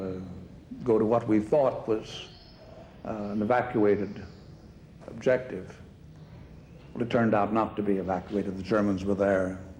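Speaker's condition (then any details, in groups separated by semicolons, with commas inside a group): No condition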